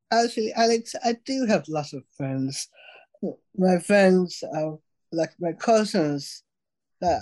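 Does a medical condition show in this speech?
Yes: Down syndrome; congenital, trisomy 21, extra copy of chromosome 21.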